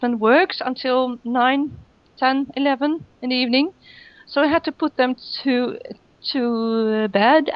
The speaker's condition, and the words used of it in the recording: Stuttering. Because when I open my mouth and nothing comes out, when I make movements, when I have tics, you know, all these funny things